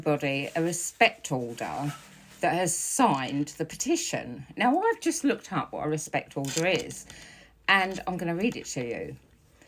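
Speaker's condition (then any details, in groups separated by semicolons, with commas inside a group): No condition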